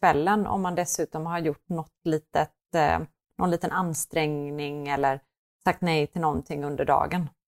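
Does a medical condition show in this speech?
No.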